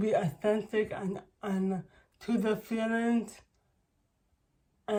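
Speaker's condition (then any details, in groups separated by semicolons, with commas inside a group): Cerebral palsy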